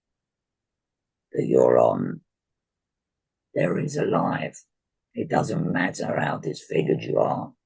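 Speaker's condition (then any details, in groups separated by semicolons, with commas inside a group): Laryngectomy for laryngeal cancer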